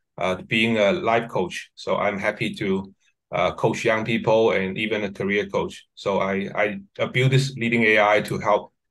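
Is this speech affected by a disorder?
No.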